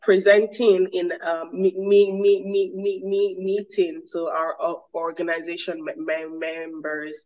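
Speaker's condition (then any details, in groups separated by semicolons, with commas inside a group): Stutter; covert most of life, overt since mid pharmacy school, CBT, couple months speech therapy, group therapy; word switching, avoided feared consonants and sounds, frequency and severity increased, 30-minute presentation took an hour; repeated sounds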